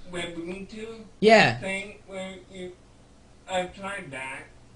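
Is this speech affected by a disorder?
Yes: cerebral palsy.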